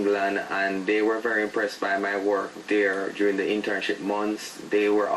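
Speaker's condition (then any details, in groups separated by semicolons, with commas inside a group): No condition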